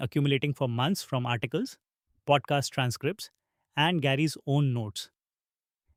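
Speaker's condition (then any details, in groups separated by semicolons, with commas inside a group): No condition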